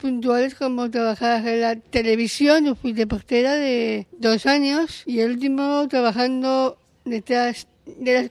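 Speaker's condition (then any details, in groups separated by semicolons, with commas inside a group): Down syndrome; genetic disorder, aged 35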